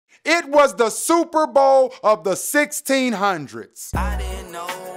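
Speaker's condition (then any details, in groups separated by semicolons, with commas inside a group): No condition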